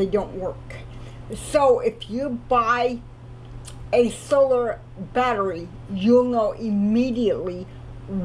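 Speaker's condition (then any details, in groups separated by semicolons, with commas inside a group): Cerebral palsy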